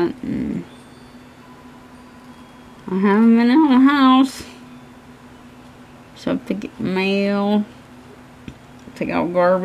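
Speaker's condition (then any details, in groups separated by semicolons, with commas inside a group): Cerebral palsy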